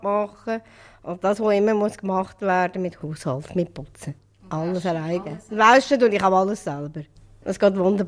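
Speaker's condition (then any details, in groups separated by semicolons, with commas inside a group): Down syndrome; trisomy 21, present from birth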